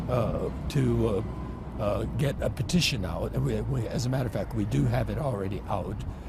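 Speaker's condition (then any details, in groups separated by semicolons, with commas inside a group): No condition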